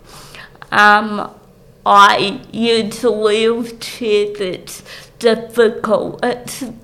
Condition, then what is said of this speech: Cerebral palsy. Um, so I use a wheelchair and my speech is also obviously treated, mm-hmm. and I have difficulty with coordination.